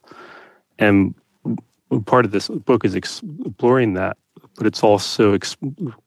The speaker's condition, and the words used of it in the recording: Stuttering. We hear halting speech, but at one point you say it feels almost like claustrophobia.